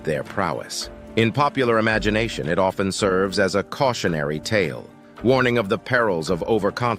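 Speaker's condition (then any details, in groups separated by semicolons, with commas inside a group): No condition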